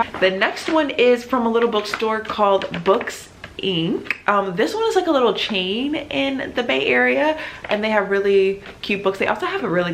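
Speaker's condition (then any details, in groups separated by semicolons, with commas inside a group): No condition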